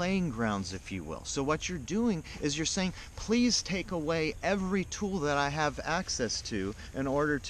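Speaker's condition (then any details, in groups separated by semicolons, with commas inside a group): No condition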